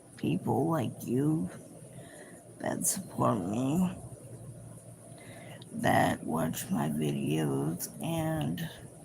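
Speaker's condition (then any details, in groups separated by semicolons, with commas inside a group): Cerebral palsy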